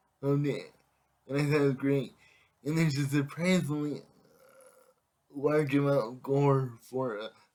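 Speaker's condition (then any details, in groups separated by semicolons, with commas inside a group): Cerebral palsy; affects all muscles; able to speak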